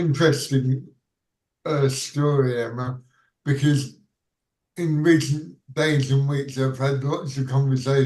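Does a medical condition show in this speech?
Yes: cerebral palsy.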